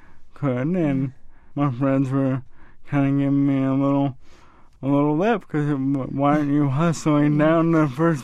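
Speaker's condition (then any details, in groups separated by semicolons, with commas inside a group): ALS, slow progressing; onset at Middlebury, diagnosed at 21 by Forbes Norris clinic, weak running, cup trouble; over 4 years since diagnosis, still walking, no wheelchair, on Ryaltek since diagnosis; communicates without communication device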